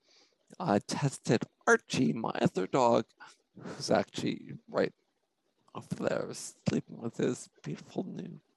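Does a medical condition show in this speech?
Yes: spinocerebellar ataxia; genetic cause, puzzled doctors for almost 40 years before diagnosis; symptoms for over 40 years, no definitive treatment, self-experimenting on own symptoms.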